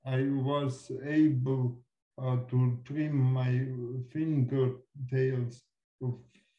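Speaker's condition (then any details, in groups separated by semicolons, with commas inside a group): Cerebral palsy; from birth; supplements instead of conventional medication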